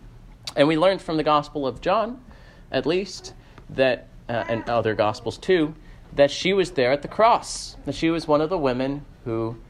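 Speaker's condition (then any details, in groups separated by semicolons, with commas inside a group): No condition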